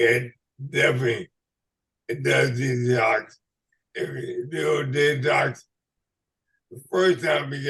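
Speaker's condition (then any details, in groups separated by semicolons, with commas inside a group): ALS/MND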